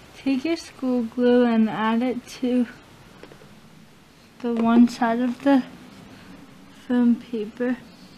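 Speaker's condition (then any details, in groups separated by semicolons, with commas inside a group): Cerebral palsy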